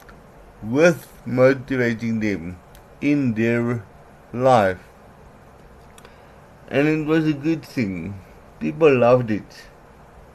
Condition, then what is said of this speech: Cerebral palsy. There's certain letters I can't properly pronounce, so it comes out flat.